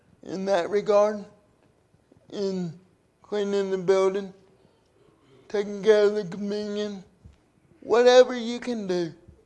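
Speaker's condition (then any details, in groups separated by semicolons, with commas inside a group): Cerebral palsy; from birth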